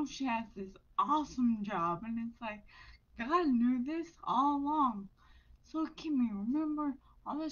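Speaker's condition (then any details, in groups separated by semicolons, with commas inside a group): Brain injury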